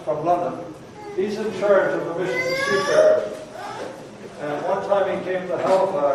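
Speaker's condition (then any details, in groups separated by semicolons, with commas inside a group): No condition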